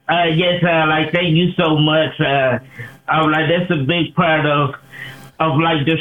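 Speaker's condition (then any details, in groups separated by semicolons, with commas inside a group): Cerebral palsy; uses wheelchair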